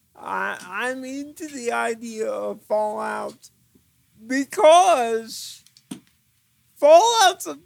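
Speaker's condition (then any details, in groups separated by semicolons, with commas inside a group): Cerebral palsy; trouble focusing eyes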